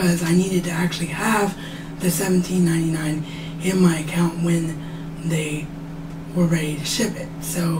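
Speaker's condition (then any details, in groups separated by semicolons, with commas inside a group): Cerebral palsy; wheelchair bound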